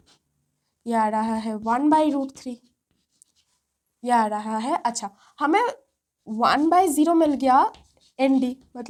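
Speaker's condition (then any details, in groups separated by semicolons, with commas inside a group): No condition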